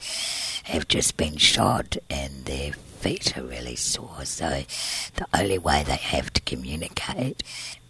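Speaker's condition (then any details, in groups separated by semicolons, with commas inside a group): Tracheostomy and scarred vocal cord, laryngeal cysts, surgical vocal cord scarring; later surgery left voiceless eight months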